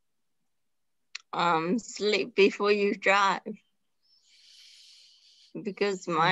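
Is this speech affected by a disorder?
Yes: traumatic brain injury; relearned talking.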